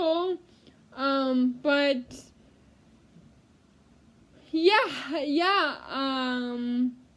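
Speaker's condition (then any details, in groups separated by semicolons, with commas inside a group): Cerebral palsy; speech therapy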